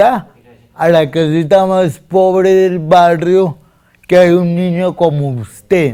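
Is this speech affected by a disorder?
Yes: cerebral palsy; difficulty speaking.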